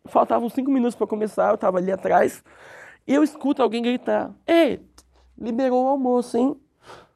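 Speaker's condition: Cleft lip; congenital cleft lip

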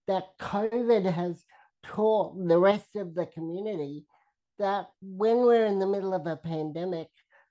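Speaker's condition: Cerebral palsy, spastic quadriplegia

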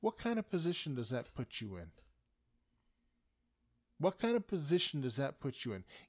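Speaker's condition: No condition

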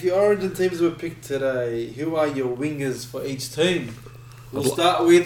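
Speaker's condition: No condition

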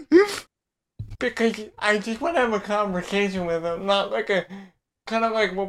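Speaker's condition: Cerebral palsy, spastic quadriplegia

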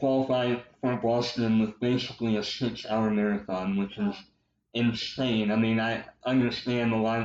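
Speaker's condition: Cleft lip and palate; congenital

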